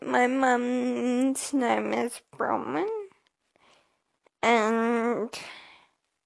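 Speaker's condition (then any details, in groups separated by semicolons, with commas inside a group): Motor neurone disease (ALS); childhood onset, collapsing before diagnosis, diagnosed at Royal Children's Hospital; about 5 years since diagnosis, wheelchair user, needs help transferring, constant pain, nausea, no treatment available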